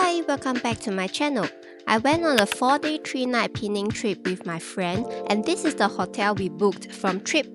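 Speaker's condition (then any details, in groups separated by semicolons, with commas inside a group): No condition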